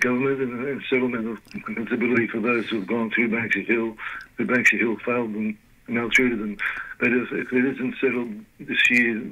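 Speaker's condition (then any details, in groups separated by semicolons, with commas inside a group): Parkinson's disease; led to retirement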